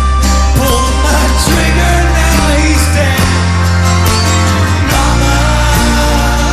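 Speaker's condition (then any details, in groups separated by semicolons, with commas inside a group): No condition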